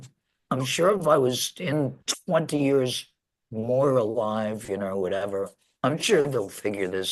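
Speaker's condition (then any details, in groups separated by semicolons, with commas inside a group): Laryngectomy; laryngectomy after throat cancer, larynx removed, neck stoma; 11 years since surgery; lost natural voice, talking hard, strains voice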